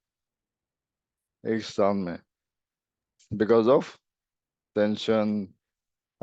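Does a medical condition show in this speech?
Yes: ALS; speech improved a little.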